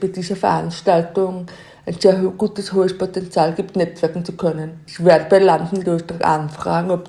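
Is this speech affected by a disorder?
Yes: deafness; learned sign language only from age 17, no one had told her it existed; interviewed with help of a sign language interpreter; learned to speak over time despite deafness.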